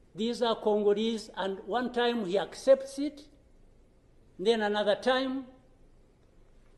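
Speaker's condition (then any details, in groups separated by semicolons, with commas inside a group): No condition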